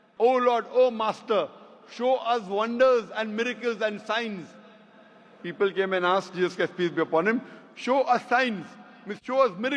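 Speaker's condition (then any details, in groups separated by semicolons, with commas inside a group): No condition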